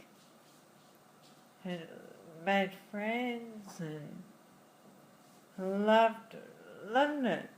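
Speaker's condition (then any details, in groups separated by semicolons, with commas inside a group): Friedreich's ataxia; diagnosed in childhood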